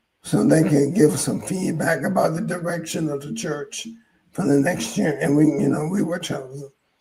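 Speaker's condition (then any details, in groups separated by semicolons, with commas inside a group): ALS; hoarse voice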